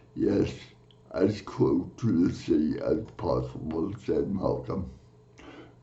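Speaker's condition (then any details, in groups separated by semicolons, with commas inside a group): Cerebral palsy; from birth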